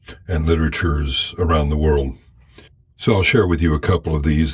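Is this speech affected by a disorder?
No.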